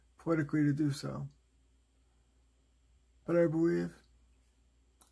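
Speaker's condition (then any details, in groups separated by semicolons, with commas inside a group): Cerebral palsy, spastic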